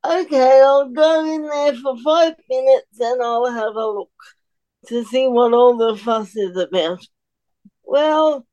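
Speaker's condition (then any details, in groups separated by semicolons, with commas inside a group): Cerebral palsy; uses wheelchair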